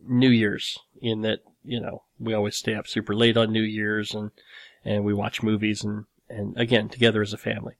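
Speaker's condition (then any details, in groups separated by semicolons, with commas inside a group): Cleft lip and palate; nose still slightly crooked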